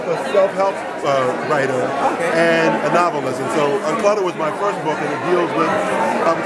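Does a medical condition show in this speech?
No.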